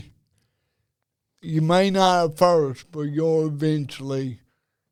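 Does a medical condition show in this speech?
Yes: cerebral palsy; diagnosed at about age two.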